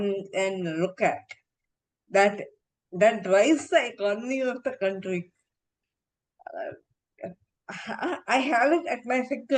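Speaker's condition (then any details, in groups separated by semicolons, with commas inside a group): Encephalitis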